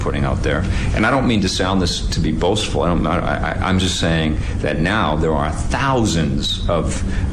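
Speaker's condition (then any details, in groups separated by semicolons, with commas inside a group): No condition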